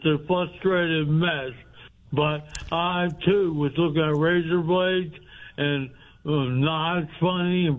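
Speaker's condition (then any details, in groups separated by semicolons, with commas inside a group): Speech impediment; cause unclear, stabbed by girlfriend and hit on head with ashtray years ago; usually hard to understand, unusually clear on this call, host understood every word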